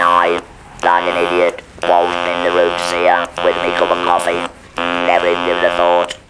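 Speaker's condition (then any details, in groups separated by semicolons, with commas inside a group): Laryngeal cancer with laryngectomy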